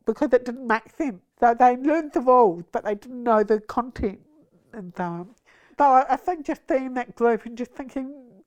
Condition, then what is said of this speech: Deafness. And for some reason, communication was one of my skills.